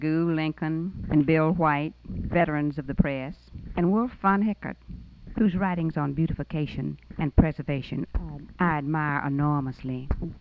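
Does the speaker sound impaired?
No.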